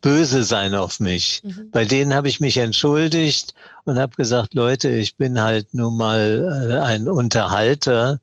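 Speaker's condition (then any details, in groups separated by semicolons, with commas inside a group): Parkinson's disease; mild course, ongoing tremor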